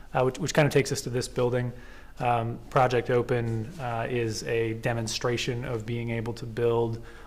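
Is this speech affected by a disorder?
No.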